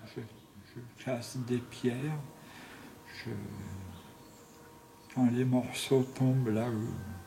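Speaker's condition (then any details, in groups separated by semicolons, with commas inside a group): Tongue cancer; tracheostomy after surgery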